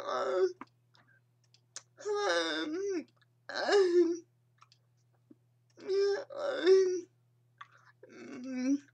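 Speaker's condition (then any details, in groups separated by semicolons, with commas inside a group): Cerebral palsy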